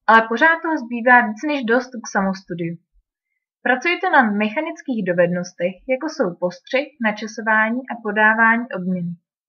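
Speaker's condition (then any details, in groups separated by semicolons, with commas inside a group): No condition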